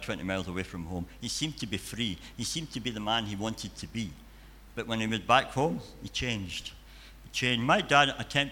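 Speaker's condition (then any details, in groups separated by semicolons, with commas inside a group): Cleft palate and cleft lip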